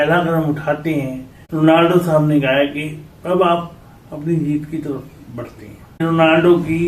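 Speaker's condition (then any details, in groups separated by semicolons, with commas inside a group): Cerebral palsy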